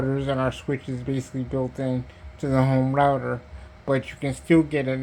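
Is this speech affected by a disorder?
Yes: cerebral palsy; diplegia.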